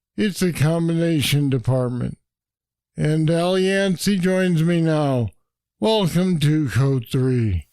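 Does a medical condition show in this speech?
Yes: Parkinson's disease; deep brain stimulators.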